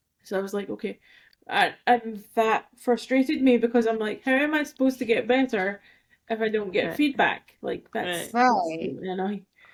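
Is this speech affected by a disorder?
No.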